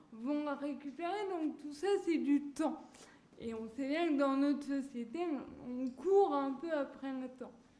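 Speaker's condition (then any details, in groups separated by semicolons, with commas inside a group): Cerebral palsy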